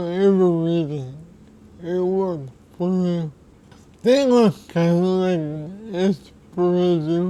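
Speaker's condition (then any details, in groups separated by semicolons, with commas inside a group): Cerebral palsy; poor meal posture affects swallowing, sitting straighter helps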